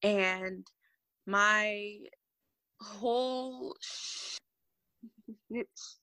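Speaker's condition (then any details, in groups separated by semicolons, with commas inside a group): Stuttering; long-standing stutter, years of speech therapy, severe stuttering and painful speeches in high school, not cured; two new techniques since The Steve Harvey Show, where Steve Harvey helped her speak fluently; less stuttering when unobserved, with close friends, or arguing, more when upset; prolonged sounds, blocks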